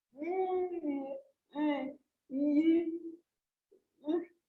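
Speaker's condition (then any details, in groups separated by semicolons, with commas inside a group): Cerebral palsy; since birth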